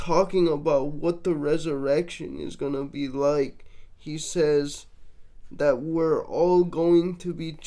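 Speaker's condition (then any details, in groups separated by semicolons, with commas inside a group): Cerebral palsy, mixed, mild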